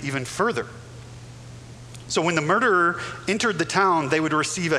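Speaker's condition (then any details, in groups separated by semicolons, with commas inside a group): No condition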